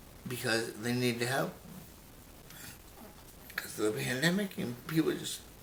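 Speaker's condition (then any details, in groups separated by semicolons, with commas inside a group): Brain injury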